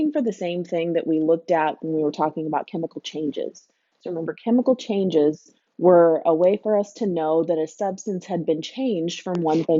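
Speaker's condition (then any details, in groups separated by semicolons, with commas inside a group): No condition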